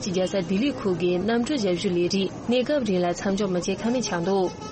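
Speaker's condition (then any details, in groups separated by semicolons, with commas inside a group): No condition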